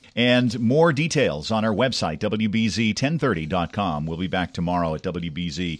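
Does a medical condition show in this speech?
No.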